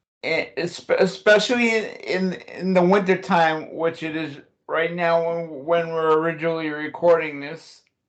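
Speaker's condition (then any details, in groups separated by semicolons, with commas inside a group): Cerebral palsy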